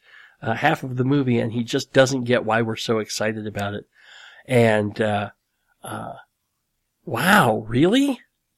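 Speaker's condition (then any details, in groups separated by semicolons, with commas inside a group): Cleft lip and palate; nose still slightly crooked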